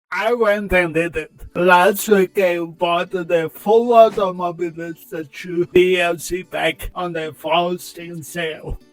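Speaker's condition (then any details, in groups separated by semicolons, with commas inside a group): Cerebral palsy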